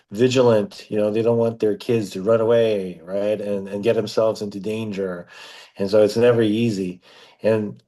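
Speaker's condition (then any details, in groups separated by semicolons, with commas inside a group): No condition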